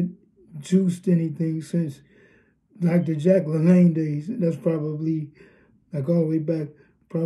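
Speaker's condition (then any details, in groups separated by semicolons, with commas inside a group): Cerebral palsy, spastic diplegia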